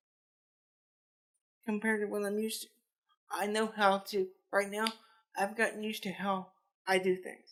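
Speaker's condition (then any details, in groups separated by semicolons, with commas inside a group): Cerebral palsy; lifelong physical disability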